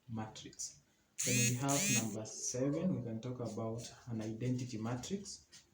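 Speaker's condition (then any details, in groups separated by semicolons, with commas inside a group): No condition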